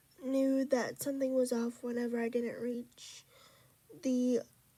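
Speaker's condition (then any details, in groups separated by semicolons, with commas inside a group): Cerebral palsy; unable to walk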